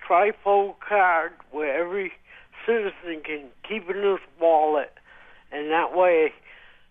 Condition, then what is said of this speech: Stroke. I hope you can understand me because I had a stroke 2 years ago.